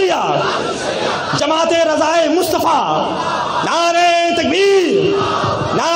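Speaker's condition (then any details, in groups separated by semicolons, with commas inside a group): No condition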